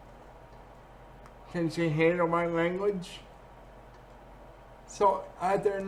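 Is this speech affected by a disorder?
Yes: cerebral palsy.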